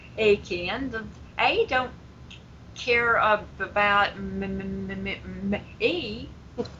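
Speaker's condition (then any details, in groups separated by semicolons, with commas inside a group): Stuttering; long-standing stuttering, managed over the years; repeated sounds, prolonged sounds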